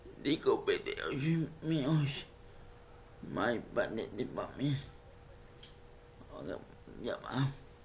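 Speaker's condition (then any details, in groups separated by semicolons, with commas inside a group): Cerebral palsy; speech affected by cerebral palsy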